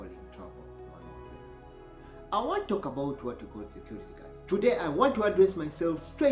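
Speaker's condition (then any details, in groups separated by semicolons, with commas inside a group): No condition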